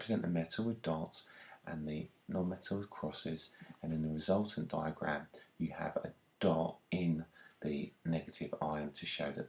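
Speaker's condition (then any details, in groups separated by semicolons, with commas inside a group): No condition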